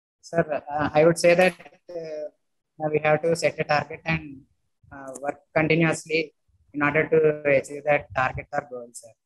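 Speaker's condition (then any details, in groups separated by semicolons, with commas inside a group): No condition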